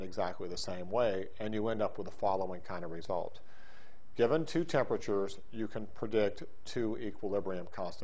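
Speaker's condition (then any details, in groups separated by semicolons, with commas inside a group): No condition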